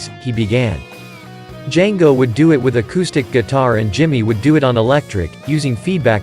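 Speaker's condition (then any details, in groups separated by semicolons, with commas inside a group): No condition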